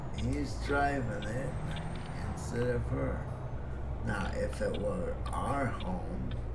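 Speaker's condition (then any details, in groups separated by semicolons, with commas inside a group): Cerebral palsy; breathing fine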